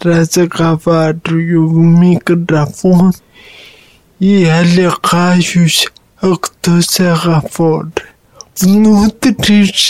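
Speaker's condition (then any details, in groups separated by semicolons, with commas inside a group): Cerebral palsy; not heard by self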